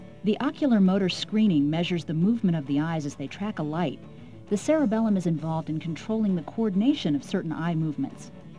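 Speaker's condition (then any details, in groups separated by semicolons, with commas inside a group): No condition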